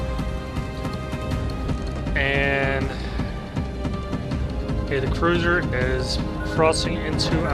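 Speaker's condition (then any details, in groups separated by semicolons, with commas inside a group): No condition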